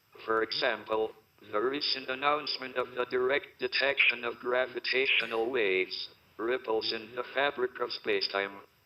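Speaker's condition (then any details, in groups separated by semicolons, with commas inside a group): Motor neuron disease, speech-generating device; nighttime ventilation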